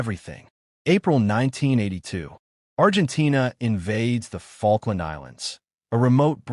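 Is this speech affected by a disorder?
No.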